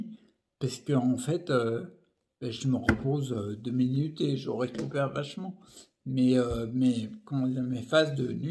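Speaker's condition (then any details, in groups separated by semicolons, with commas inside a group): Primary progressive multiple sclerosis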